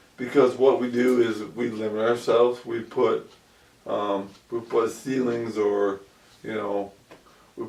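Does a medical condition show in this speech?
Yes: ALS; about 2 years since onset.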